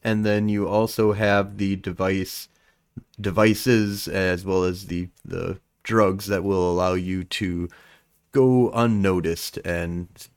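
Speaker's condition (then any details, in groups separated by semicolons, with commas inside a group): No condition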